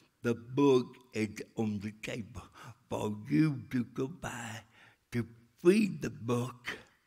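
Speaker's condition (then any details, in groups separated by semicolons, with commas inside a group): Cerebral palsy; speech still affected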